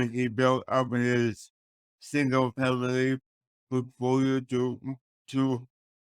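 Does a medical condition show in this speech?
Yes: cerebral palsy; speech affected.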